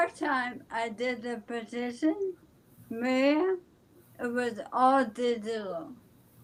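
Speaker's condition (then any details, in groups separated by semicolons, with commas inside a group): ALS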